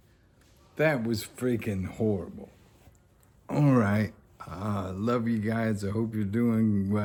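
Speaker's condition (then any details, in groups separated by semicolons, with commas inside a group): ALS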